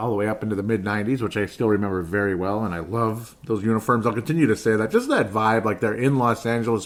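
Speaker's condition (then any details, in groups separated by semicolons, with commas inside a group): No condition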